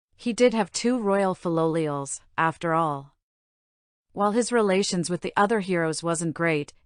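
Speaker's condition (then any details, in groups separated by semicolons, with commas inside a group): No condition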